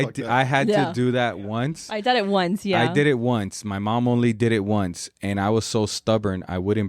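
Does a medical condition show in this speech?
No.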